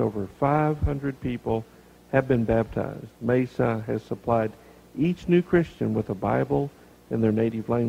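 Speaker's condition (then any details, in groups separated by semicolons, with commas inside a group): No condition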